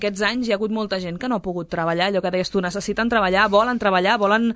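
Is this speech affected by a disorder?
No.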